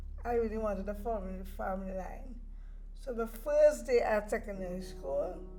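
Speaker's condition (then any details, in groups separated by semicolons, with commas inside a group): Cerebral palsy; lifelong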